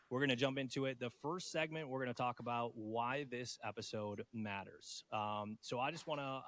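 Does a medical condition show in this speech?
No.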